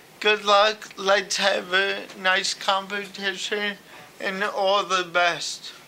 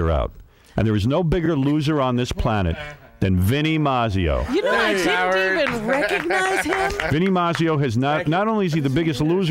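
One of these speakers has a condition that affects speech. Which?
The first: cerebral palsy.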